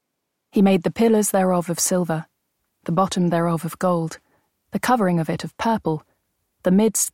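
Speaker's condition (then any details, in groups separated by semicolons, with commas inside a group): No condition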